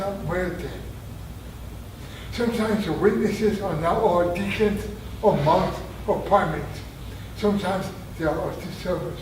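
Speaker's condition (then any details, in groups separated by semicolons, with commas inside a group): Traumatic brain injury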